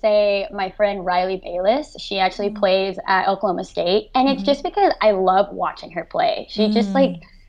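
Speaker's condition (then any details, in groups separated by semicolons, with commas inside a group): Cleft lip and palate; severe cleft lip and palate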